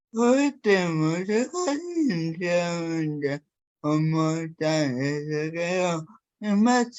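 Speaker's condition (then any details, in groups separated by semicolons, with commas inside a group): Cerebral palsy; severe, uses a wheelchair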